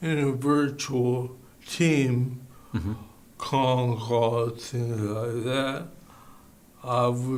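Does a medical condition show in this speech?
Yes: ALS; bulbar onset, slurred speech first.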